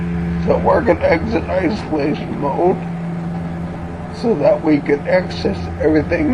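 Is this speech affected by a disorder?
Yes: cerebellar ataxia from brain tumour.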